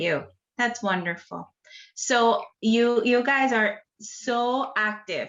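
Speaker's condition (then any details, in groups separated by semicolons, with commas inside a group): No condition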